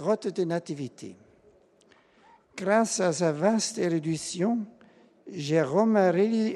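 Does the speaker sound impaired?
No.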